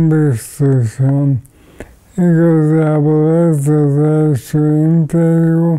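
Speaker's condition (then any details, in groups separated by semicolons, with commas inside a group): ALS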